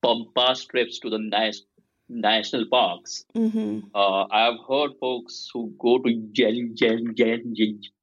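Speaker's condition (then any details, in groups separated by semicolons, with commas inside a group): Stuttering; may block on some words, may repeat sounds; repeated sounds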